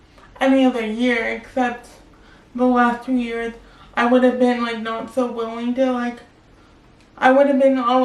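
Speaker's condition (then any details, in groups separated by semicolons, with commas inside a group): Cerebral palsy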